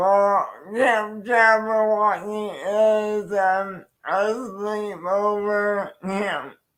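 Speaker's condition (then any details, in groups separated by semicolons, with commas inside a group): Cerebral palsy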